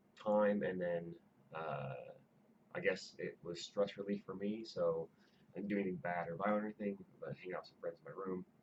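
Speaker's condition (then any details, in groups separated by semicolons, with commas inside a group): No condition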